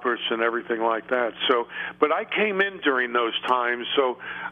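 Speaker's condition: No condition

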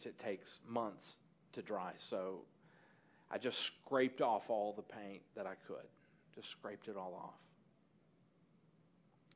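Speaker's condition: No condition

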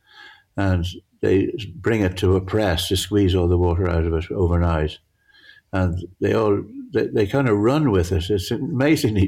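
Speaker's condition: Parkinson's; difficulty judging near and far

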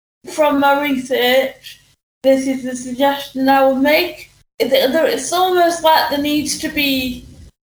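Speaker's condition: Cerebral palsy; relies on power chair

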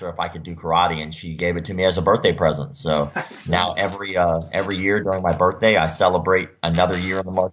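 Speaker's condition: Cleft lip and palate; facial scars from surgeries

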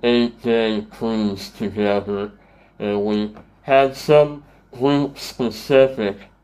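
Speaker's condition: Treacher Collins syndrome; repeating takes energy

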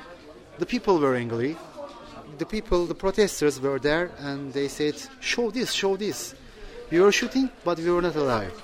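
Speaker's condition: No condition

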